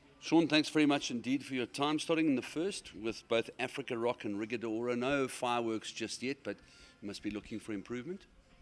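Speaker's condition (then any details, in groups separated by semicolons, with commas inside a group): No condition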